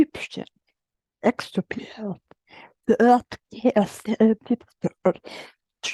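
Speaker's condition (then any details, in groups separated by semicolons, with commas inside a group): Generalized dystonia; generalized, leg weakness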